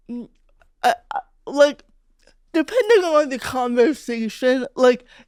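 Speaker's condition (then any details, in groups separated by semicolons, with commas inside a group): Cerebral palsy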